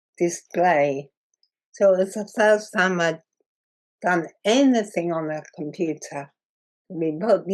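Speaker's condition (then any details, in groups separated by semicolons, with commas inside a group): Muscular dystrophy; progressive muscle wasting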